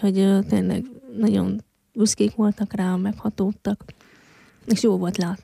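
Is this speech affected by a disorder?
Yes: hearing loss since birth; congenital, found at age one, device with surgery at 2.5, eight ear operations (3 left, 5 right) until ten; wears hearing device, blow to head could damage it.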